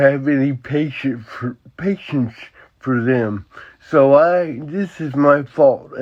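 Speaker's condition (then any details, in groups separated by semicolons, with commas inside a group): Cerebral palsy; drinks with straw, cannot lift cup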